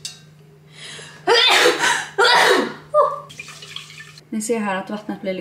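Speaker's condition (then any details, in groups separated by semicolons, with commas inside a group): No condition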